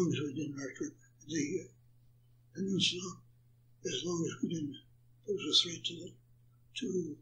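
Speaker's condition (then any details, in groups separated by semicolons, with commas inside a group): Parkinson's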